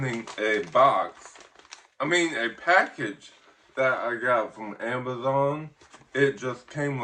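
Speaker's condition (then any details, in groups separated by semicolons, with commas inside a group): Ataxic cerebral palsy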